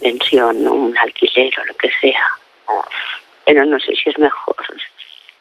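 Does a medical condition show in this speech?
Yes: facial palsy; facial palsy after cancer surgery three years ago, age 47 now, ongoing medical follow-up.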